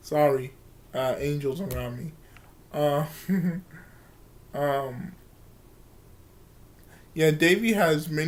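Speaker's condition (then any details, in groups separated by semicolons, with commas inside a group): Cerebral palsy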